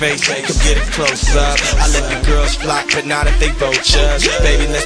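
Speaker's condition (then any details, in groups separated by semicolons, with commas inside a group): No condition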